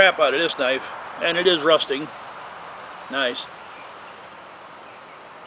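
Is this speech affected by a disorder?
No.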